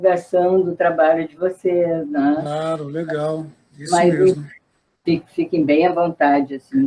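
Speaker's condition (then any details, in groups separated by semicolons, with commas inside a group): No condition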